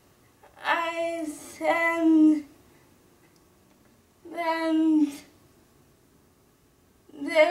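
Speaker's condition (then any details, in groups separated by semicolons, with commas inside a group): Brain injury; severe accident injury, near death, CPR; speech impaired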